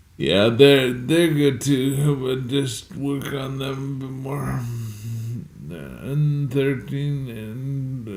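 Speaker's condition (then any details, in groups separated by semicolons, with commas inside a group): Multiple sclerosis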